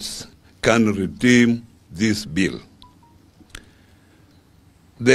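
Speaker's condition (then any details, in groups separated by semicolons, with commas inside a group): No condition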